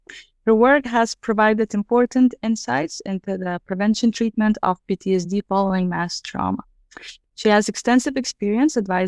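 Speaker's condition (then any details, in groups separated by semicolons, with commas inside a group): No condition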